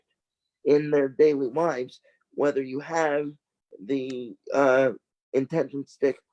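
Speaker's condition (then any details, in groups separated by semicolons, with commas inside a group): Cerebral palsy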